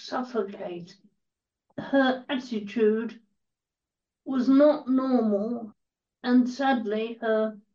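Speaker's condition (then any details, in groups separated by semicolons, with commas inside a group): Cerebral palsy, quadriplegia; dictated book to Steve who typed, speaks fast when in full flow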